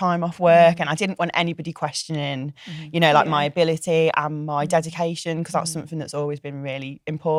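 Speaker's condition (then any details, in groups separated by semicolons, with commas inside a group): No condition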